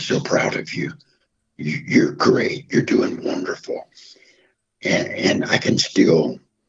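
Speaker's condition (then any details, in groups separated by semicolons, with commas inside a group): Throat cancer, half voicebox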